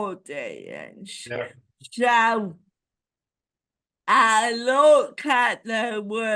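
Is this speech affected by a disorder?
Yes: cerebral palsy; ataxic type.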